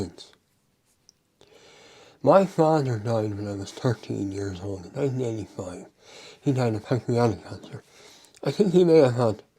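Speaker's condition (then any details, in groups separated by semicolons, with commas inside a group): Mouth cancer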